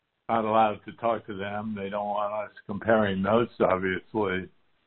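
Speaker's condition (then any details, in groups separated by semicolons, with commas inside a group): Parkinson's disease; stem cell infusions in Houston, infusions finished, assessment due in september; participating in phase two clinical trial of new innovative therapy, travels to Houston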